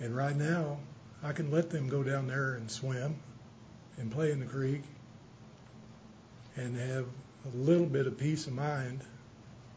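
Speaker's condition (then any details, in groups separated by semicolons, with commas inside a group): Parkinson's; not speaking too fast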